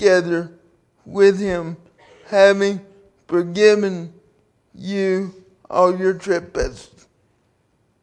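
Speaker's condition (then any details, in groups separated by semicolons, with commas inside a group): Cerebral palsy; 37 years since onset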